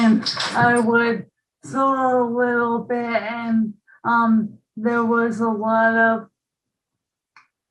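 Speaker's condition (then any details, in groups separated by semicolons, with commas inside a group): ALS, bulbar onset; early speech change, sounded drunk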